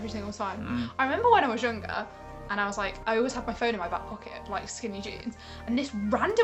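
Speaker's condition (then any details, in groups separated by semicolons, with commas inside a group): No condition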